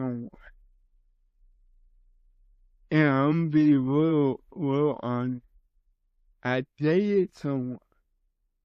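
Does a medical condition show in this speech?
Yes: cerebral palsy; from birth.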